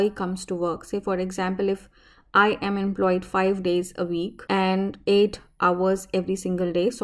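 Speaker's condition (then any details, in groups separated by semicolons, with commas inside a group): No condition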